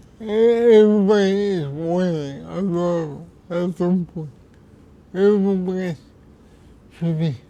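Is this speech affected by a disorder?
Yes: cerebral palsy.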